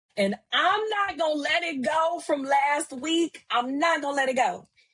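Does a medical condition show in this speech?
No.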